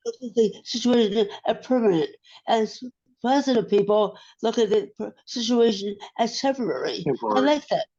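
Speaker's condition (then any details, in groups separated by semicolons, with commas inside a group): Acquired brain injury; ongoing recovery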